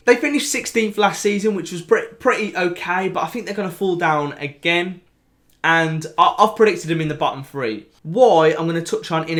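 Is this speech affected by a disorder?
No.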